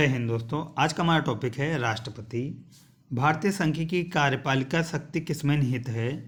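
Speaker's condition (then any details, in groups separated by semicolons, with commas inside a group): No condition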